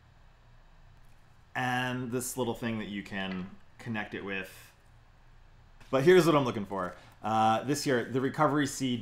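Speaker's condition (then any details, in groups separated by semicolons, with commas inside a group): No condition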